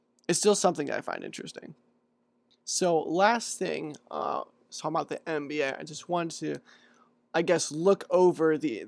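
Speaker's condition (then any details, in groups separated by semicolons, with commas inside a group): No condition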